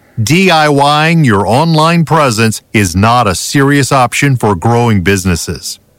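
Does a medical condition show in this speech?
No.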